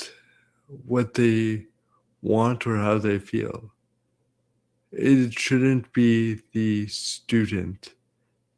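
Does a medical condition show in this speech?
Yes: cerebral palsy; present from birth.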